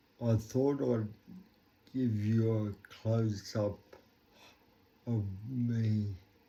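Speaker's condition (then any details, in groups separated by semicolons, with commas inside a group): Cerebral palsy; talks slowly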